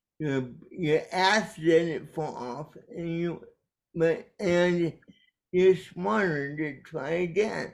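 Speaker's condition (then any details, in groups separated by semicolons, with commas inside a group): Cerebral palsy; caused by brainstem aneurysm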